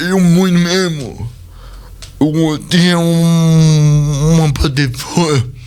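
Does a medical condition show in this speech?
Yes: cerebral palsy; speech not normal.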